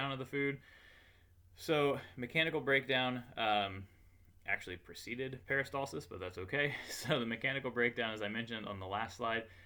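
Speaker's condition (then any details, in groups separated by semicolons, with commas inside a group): No condition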